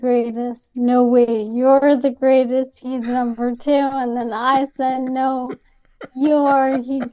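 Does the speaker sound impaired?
Yes: ALS; diagnosed within about past year, on the one approved ALS medication since diagnosis, symptom-directed treatments.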